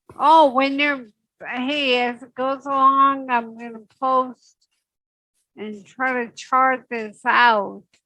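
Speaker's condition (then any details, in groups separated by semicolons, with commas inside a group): Secondary progressive multiple sclerosis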